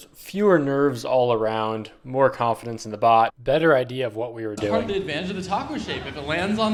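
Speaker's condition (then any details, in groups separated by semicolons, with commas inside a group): No condition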